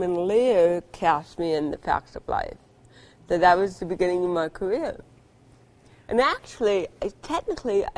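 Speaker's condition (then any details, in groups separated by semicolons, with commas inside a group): Cerebral palsy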